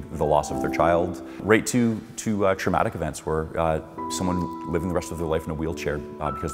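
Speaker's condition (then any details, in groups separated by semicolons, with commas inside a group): No condition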